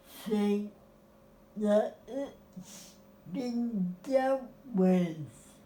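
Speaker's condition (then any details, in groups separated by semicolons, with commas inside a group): Cerebral palsy; spastic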